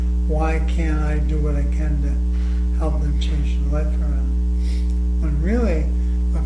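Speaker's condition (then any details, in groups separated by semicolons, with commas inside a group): ALS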